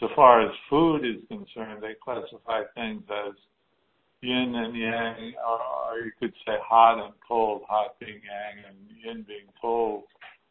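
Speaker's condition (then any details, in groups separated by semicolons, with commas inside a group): Parkinson's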